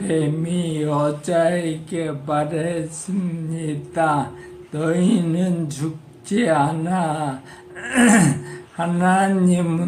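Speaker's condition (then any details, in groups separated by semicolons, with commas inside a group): Parkinson's disease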